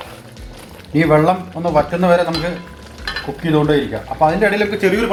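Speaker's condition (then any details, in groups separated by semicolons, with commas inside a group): No condition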